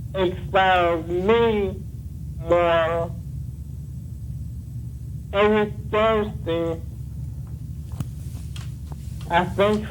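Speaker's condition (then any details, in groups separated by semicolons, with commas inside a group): Cerebral palsy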